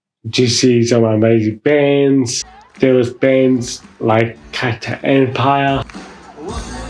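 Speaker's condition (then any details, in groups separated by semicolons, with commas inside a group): Mild cerebral palsy; right side affected, from birth, birth complications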